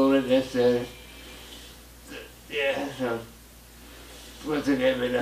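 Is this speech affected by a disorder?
Yes: muscular dystrophy, Duchenne.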